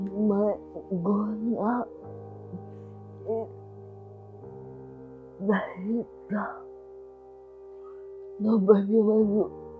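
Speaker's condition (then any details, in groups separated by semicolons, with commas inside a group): Cerebral palsy; cerebral palsy, from birth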